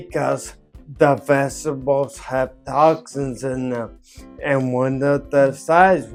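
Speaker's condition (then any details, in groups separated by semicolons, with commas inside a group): Ataxia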